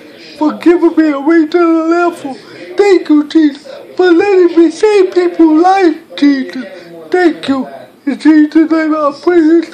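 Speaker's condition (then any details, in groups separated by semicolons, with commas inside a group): Cerebral palsy; speech hard to understand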